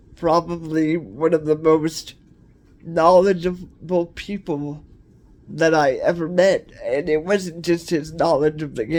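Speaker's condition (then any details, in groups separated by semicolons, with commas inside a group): Cerebral palsy; cerebral palsy, wheelchair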